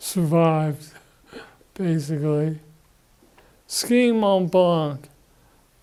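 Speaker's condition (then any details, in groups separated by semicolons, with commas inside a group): Parkinson's disease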